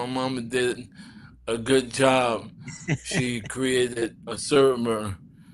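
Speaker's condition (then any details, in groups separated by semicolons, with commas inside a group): ALS; bulbar onset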